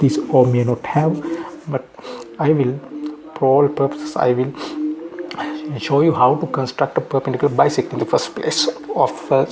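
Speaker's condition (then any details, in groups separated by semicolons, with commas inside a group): No condition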